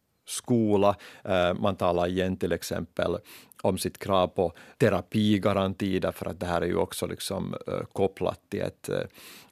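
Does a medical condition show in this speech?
No.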